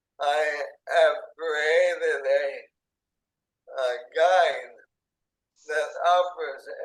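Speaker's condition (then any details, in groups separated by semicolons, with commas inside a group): ALS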